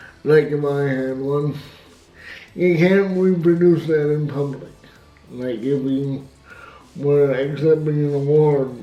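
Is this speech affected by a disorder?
Yes: cerebral palsy, severe; spastic type.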